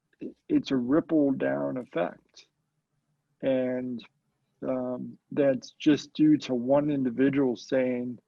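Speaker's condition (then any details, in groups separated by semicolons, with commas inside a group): Cerebral palsy; very mild form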